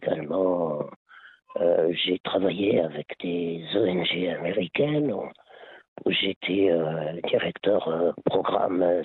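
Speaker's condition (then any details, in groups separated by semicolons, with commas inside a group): Laryngeal cancer; part of lung removed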